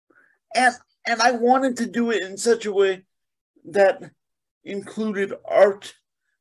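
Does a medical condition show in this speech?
Yes: cerebral palsy; present from birth, diagnosed at about six months, stiff as infant, mainly lower limbs affected.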